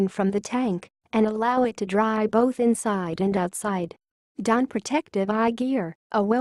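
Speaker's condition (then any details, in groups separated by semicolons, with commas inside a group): No condition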